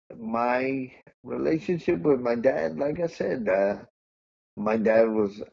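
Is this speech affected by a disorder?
Yes: cerebral palsy; diagnosed at age one and a half in New Jersey, delayed crawling, poor sitting balance; said to be able to speak, see and hear.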